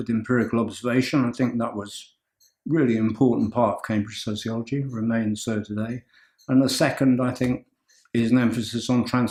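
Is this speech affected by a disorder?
No.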